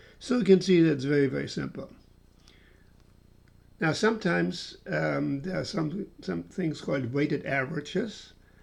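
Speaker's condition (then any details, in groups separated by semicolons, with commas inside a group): No condition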